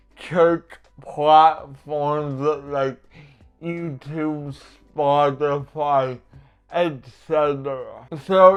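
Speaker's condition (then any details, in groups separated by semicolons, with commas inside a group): Cerebral palsy; uses adaptive equipment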